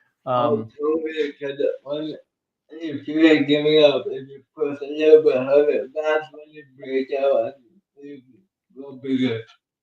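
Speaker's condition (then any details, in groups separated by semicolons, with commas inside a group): Cerebral palsy; uses one hand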